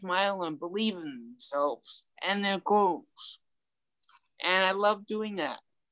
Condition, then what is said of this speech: Cerebral palsy. I had occupational therapy too, and speech therapy to help improve my talking and get rid of stuttering.